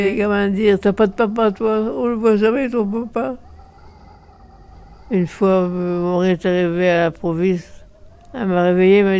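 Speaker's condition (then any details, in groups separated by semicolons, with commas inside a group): Parkinson's disease; legs affected, partly paralysed; aged 93, uses wheelchair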